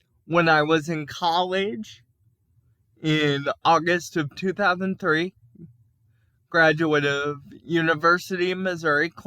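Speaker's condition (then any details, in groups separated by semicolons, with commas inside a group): Cerebral palsy; can speak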